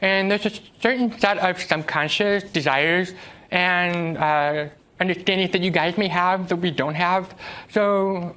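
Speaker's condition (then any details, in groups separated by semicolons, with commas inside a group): Deafness; uses American Sign Language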